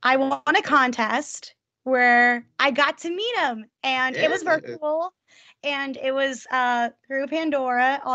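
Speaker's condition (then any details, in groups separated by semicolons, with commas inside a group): No condition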